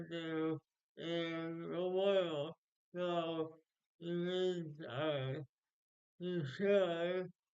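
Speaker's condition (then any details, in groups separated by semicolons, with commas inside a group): Speech impairment after birth surgery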